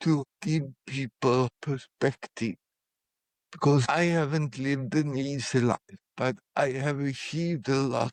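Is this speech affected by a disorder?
Yes: cerebral palsy.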